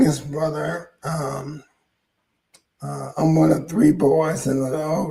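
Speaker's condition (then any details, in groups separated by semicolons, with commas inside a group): ALS; hoarse voice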